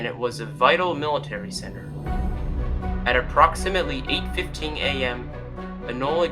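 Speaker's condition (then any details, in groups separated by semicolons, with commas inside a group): No condition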